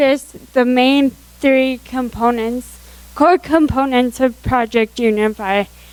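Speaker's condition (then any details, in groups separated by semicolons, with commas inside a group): Cerebral palsy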